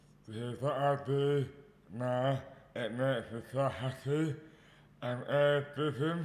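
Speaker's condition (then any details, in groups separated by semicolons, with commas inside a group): Dystonia; mouth impairment affects speech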